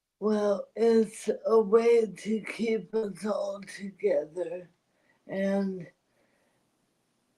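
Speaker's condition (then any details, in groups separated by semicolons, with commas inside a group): ALS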